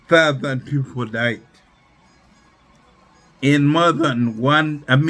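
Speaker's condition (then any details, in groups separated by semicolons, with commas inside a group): Neurological disease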